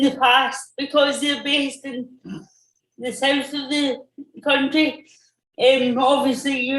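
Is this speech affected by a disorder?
Yes: cerebral palsy; needs transfer equipment for toilet.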